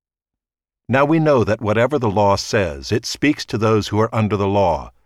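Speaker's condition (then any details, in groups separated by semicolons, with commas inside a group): No condition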